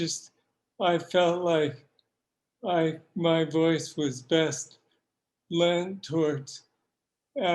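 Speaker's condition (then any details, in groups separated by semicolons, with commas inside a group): Parkinson's disease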